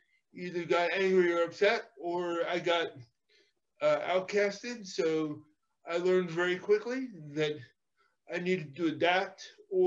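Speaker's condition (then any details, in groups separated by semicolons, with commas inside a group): Cerebral palsy; physical therapy in childhood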